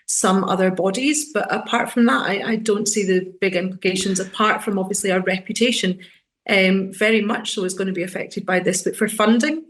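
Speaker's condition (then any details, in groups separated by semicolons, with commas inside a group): No condition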